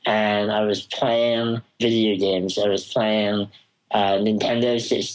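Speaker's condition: Spinal muscular atrophy; congenital, progressive muscle wasting, never walked, crawled or sat unassisted, wheelchair since about age two; affects all muscles including jaw and tongue, little to no control of four limbs; jaw and tongue weakness affects talking, may be difficult to understand, described as mumbly

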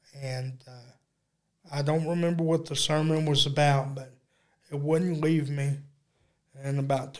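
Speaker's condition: Cerebral palsy; uses electric wheelchair

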